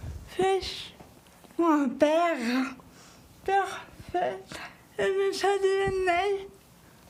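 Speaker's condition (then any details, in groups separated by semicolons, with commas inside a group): Cerebral palsy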